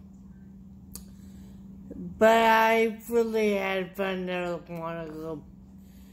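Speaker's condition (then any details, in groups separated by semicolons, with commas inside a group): Traumatic brain injury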